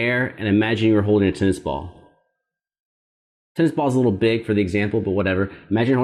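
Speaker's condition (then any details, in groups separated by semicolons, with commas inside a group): No condition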